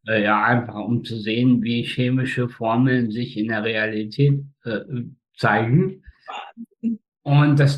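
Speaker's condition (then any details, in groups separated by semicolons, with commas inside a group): Spastic tetraparesis; slightly hoarse from many speeches, runs half marathons, head twisting only in past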